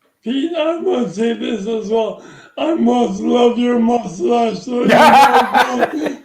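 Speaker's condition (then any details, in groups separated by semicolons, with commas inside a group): Traumatic brain injury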